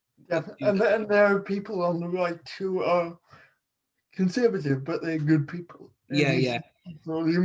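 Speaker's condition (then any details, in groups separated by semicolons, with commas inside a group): Cerebral palsy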